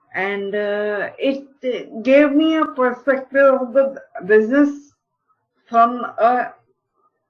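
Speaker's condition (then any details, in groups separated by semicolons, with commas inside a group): Cerebral palsy; mild speech problem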